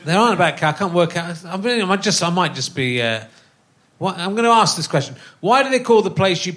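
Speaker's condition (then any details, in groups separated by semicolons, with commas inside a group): No condition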